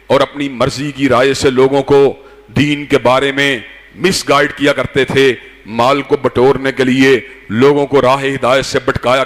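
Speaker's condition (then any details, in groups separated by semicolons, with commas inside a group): No condition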